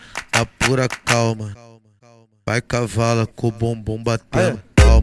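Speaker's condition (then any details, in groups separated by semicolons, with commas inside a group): No condition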